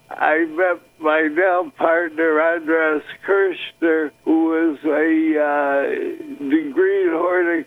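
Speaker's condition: Parkinson's disease; reduced neurotransmitters, possibly genetic and Akron Ohio tire factory water pollution; slow or halting, sounds as before to own ear on playback

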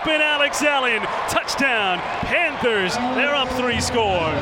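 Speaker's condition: No condition

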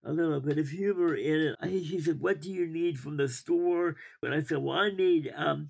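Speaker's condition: Cerebral palsy; learned walking with braces

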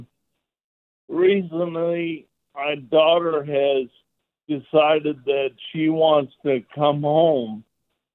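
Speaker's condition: ALS; ALS diagnosed last april, about 18 months ago, fast progressive terminal disease; emotional while speaking, told to take a deep breath; trouble speaking, wife Lori helps with some sentences, still doing pretty good job per host

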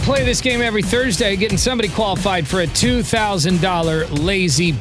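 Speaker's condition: No condition

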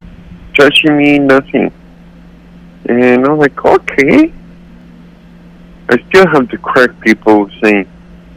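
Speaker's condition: Cerebral palsy; accepts own voice

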